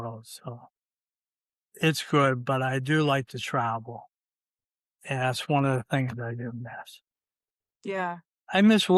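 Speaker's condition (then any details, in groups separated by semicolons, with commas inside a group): ALS, C9 mutation; still talks, early bulbar throat involvement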